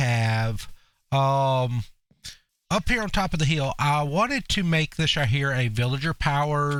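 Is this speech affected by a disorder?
No.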